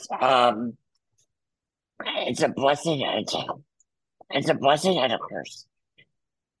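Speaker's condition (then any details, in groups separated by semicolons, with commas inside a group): Muscular dystrophy; wheelchair user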